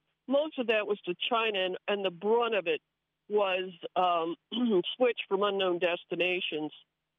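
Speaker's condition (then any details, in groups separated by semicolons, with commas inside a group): No condition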